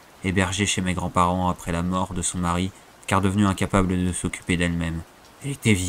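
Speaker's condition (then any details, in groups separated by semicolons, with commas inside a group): No condition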